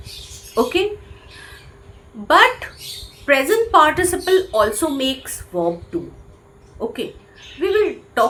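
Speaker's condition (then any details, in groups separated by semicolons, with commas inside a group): No condition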